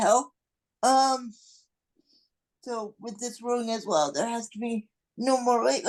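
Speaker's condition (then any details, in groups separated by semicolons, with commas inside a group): Cerebral palsy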